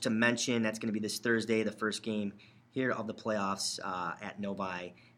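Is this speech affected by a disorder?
No.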